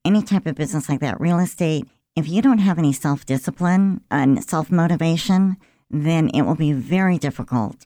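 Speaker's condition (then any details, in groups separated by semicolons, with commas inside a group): Cleft lip and palate; about 50-some years ago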